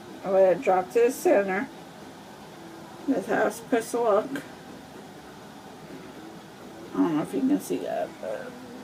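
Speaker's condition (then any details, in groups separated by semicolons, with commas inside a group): Cerebral palsy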